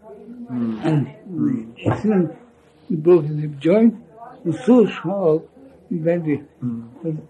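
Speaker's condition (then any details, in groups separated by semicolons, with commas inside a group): Speech loss after head injury; head injury from car accident, unconscious after accident, speech lost after accident; very difficult to utter words, speech feels heavy; listeners say understandable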